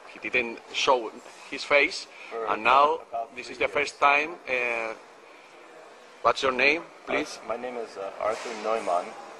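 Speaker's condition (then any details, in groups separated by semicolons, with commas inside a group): No condition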